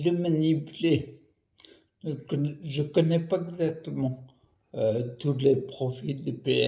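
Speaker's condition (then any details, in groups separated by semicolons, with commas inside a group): Primary progressive multiple sclerosis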